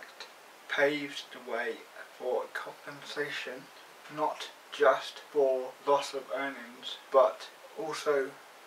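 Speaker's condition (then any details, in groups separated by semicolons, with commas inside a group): Cerebral palsy, mild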